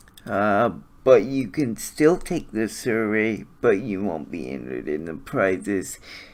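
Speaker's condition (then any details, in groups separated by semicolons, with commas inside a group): Cerebral palsy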